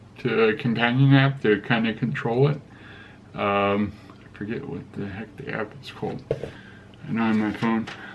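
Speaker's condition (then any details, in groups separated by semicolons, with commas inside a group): Cerebral palsy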